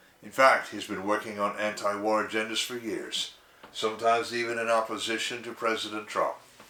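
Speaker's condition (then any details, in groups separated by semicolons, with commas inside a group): No condition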